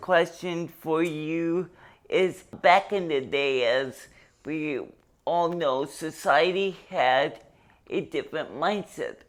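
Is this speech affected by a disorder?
Yes: cerebral palsy.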